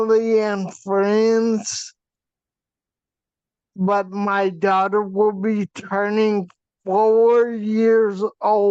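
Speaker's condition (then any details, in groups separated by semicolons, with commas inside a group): Facial paralysis from hydrocephalus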